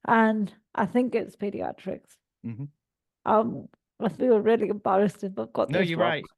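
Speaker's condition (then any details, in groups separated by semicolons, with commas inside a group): Cerebral palsy; all four limbs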